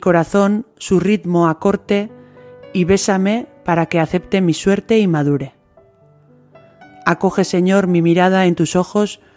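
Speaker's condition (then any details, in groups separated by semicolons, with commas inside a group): No condition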